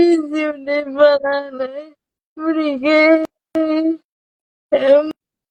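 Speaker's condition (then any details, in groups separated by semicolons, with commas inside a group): Cerebral palsy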